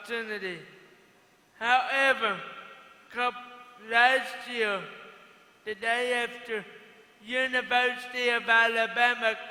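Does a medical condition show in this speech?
Yes: cerebral palsy.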